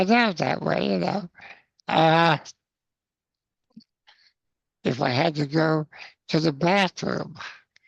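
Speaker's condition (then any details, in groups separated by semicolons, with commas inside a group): Spinal muscular atrophy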